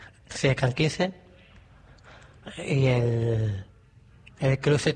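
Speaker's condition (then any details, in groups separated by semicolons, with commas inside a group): Down syndrome; trisomy 21, three copies of chromosome 21 in all body cells; age 31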